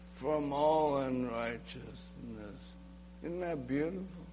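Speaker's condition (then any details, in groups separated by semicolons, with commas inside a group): ALS; drops things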